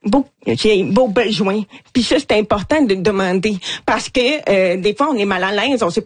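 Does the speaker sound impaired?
Yes: hearing loss with cochlear implant; hears nothing without implant, several deaf family members; cochlear implant removed at night, hears nothing then, hard to tell who is speaking; childhood games practicing sustained o sound, own singing described as not pretty.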